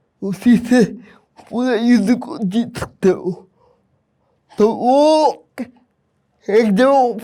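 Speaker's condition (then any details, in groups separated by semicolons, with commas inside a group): Cerebral palsy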